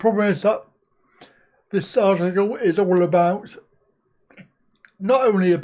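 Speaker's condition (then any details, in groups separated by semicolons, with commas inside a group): Cerebral palsy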